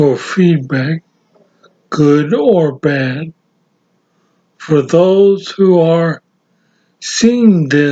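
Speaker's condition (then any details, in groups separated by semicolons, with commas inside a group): Severe brain injury; severe, ataxia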